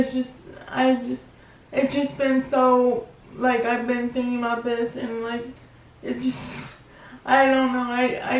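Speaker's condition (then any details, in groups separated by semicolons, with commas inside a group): Cerebral palsy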